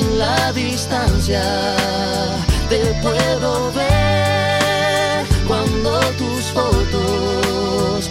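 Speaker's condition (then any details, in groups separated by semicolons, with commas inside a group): No condition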